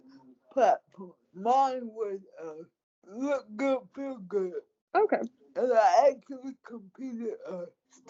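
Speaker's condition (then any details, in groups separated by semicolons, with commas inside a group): Cerebral palsy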